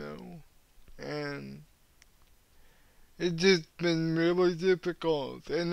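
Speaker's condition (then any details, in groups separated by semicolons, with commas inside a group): Cerebral palsy; cannot walk, uses wheelchair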